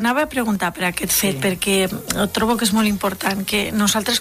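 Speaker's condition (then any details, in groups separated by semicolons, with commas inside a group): No condition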